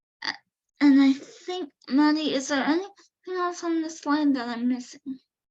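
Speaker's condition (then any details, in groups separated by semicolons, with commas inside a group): Cerebral palsy; affects all four limbs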